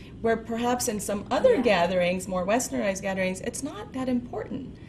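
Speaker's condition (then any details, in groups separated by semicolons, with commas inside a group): No condition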